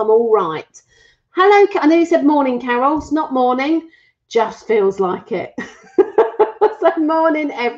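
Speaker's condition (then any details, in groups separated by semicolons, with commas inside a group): No condition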